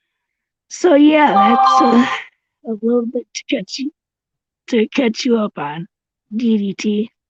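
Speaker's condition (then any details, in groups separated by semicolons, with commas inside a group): Cerebral palsy; tracheotomy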